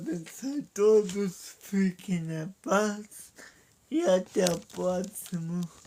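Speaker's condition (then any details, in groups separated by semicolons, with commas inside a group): Paralysis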